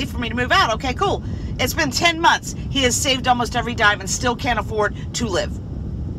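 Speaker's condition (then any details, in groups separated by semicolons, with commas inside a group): No condition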